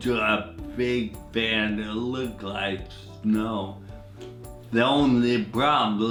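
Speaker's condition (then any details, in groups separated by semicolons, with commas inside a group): Traumatic brain injury (pontine cavernoma); two pontine bleeds from cavernous malformation, two surgeries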